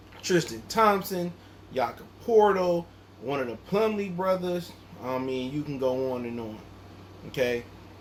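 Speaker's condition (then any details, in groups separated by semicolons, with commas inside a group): No condition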